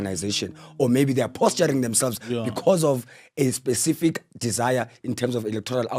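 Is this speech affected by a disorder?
No.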